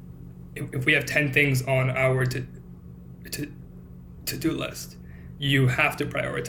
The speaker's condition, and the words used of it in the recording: Stuttering. If I'm stuttering in medical school, even, and anytime I quote unquote slip up, it's automatically attributed to my character.